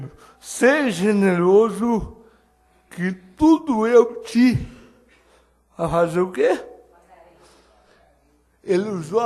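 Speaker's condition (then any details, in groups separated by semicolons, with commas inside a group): Cerebral palsy; no speech as child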